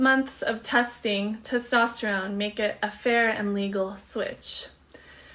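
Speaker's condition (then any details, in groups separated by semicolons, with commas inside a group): No condition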